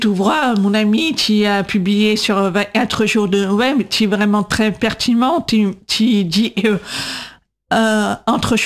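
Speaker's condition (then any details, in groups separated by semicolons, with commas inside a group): Deaf from birth; congenital deafness; atypical voice, speech recognition struggles to understand, 20 years speech therapy, lpc coder in class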